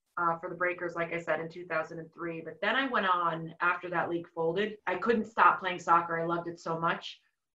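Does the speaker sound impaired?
No.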